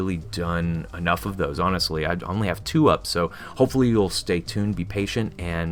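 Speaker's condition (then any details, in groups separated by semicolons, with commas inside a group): No condition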